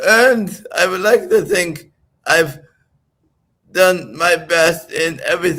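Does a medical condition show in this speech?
Yes: right-sided physical disability; speech sometimes affected, does speech exercises.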